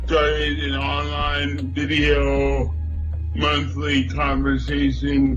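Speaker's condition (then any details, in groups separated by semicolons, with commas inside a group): Cerebral palsy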